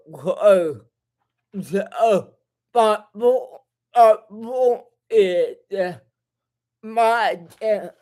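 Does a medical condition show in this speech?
Yes: cerebral palsy.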